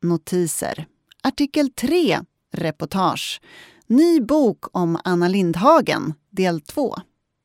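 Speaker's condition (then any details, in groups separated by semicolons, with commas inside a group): No condition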